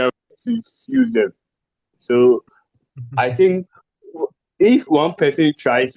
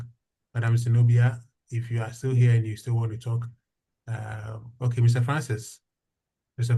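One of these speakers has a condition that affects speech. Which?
The first: cerebral palsy.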